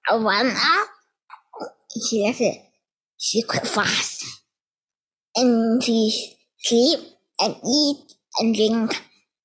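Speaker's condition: Spinal muscular atrophy; genetic, diagnosed at 13 months, absent reflexes, wheelchair user, weak legs, hands and lungs, scoliosis and kyphosis; age 12 at interview, recent treatment to stop neuron loss, BiPAP ventilator every night when sleeping; weak respiratory muscles, breathing neurons dying over 10 years, spine curvature collapsed most lung volume

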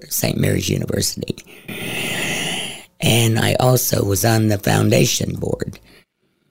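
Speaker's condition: Head and neck cancer, stage 4, into voice box

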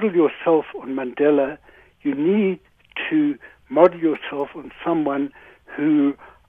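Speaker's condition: No condition

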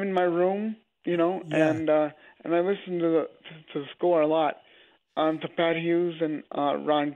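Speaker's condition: Cerebral palsy

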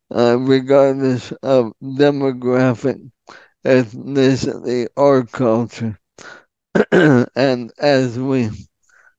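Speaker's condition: ALS; speaks in full sentences

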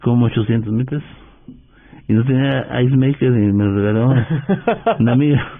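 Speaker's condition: Parkinson's disease; under neurologist care, seen last week

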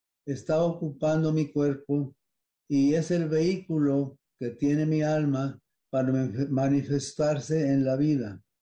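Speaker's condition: Parkinson's disease; no tremor

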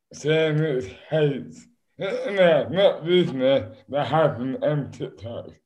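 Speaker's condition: Dystonia; affects speech and hands

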